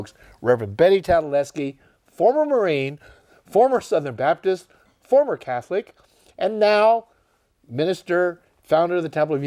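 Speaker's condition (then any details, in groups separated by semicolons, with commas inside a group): No condition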